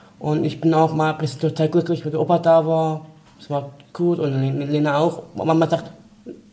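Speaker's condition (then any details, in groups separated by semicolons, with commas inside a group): Down syndrome; trisomy 21, genetic, developmental delay, early movement therapy, Montessori therapist Lore Andelik; adult, about 22, trouble judging ground underfoot, fear of heights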